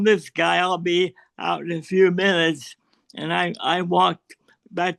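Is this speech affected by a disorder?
Yes: cerebral palsy.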